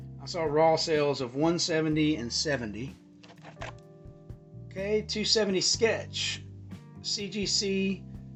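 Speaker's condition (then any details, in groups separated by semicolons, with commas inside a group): No condition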